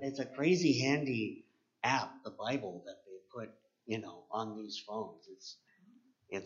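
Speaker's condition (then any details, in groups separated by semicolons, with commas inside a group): Cleft palate; congenital cleft palate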